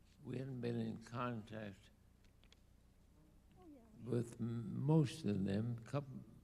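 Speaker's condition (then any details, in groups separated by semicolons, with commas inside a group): ALS; diagnosed about two years ago, late onset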